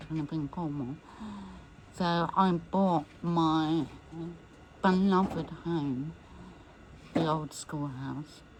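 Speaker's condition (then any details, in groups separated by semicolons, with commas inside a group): MND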